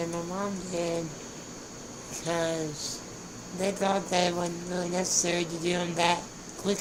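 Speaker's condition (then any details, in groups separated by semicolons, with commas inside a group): Spinal muscular atrophy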